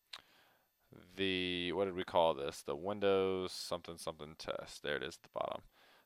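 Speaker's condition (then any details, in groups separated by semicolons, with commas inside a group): No condition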